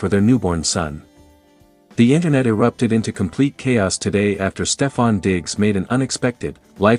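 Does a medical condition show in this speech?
No.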